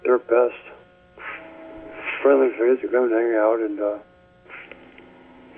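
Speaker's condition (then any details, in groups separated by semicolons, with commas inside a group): ALS; speech getting worse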